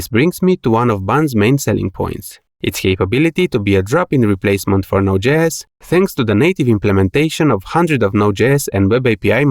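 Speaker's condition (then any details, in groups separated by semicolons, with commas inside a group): No condition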